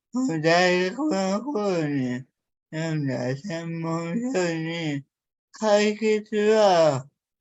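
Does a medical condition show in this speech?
Yes: cerebral palsy; severe, uses a wheelchair.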